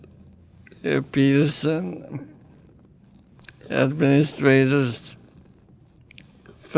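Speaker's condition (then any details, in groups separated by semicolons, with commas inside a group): ALS; progressive, weakening limbs and breathing muscles; wheelchair and ventilator dependent, round-the-clock attendant; voice unreliable, cannot speak in real time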